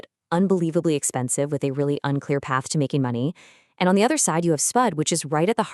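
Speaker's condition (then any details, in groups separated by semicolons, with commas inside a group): No condition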